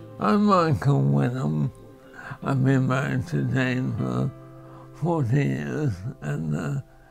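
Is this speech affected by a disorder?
Yes: primary lateral sclerosis (MND), PLS; very slow progressing.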